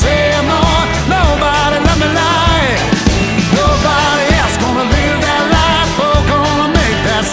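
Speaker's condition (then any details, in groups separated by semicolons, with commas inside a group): No condition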